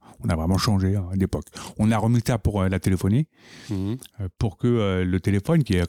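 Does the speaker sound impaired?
Yes: profound deafness from birth; profound congenital deafness, behind-the-ear hearing aids, cued speech (LPC), sign language learned later, younger sister also deaf; perceives sounds, half lipreading half hearing, must see speaker, group talk tiring, video relay centre for calls.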